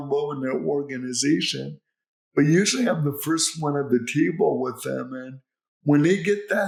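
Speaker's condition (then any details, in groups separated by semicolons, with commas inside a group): Cerebral palsy; speech unclear since childhood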